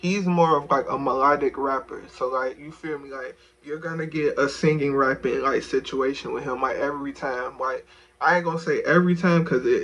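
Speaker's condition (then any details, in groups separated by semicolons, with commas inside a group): No condition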